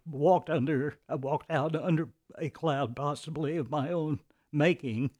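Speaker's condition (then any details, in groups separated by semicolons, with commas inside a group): Vocal dysphonia; onset while working at KUT radio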